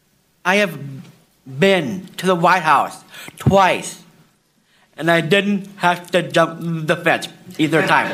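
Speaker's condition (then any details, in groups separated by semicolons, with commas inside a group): Down syndrome; extra chromosome, from birth; adult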